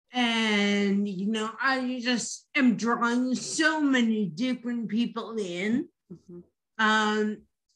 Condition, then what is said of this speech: Dysarthria. And obviously, you know, I'm still dysarthric.